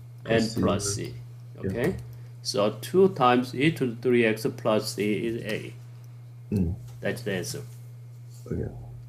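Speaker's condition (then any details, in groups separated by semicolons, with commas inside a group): No condition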